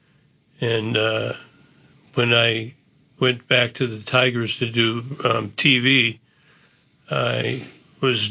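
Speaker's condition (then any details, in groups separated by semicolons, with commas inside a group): Parkinson's disease; neurodegenerative disease, posture and gait changes as Diamondbacks manager, neck and shoulder surgeries before diagnosis; about 10 years since diagnosis; once could not speak on live TV, diagnosed 2 days later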